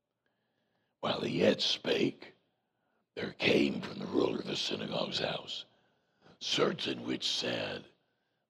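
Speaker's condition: Voice box removal needed; vocal cord cancer

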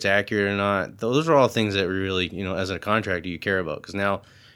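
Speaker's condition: No condition

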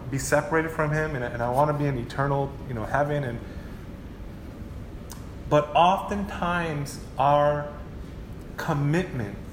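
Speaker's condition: No condition

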